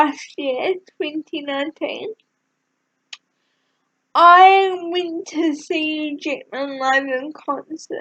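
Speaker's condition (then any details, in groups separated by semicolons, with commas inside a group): Cerebral palsy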